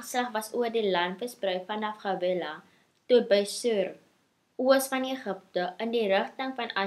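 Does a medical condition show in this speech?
No.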